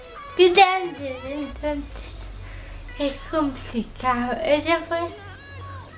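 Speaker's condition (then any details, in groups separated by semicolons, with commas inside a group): Cerebral palsy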